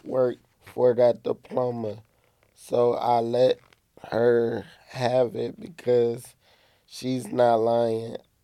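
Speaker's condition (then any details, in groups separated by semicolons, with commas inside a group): Cerebral palsy; therapists had stair climbing to bathroom as exercise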